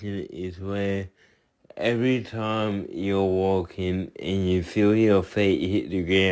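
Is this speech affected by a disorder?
Yes: cerebral palsy; from birth, tight muscles.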